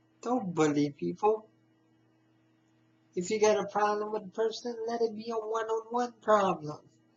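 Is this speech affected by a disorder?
Yes: spastic cerebral palsy; spastic quadriplegic, all four limbs including hands.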